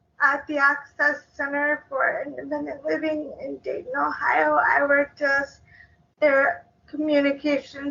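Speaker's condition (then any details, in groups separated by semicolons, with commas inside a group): Cerebral palsy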